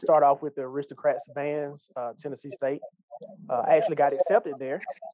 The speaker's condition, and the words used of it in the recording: None; typical speech.